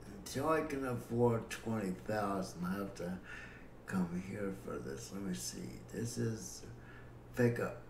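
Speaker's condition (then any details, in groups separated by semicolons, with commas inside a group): Cerebral palsy; affects muscle coordination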